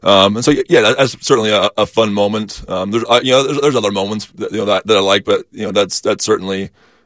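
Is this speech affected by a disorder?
Yes: stutter; stutter first noticed in high school, not noticed in childhood; magnified on mission while learning and speaking Spanish; here repeated sounds, repeated words.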